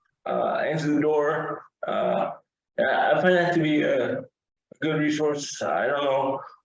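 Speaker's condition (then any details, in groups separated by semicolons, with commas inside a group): Cerebral palsy, severe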